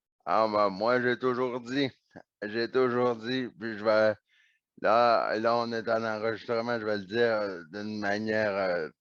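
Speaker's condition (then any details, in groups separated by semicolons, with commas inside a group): Neonatal cerebral palsy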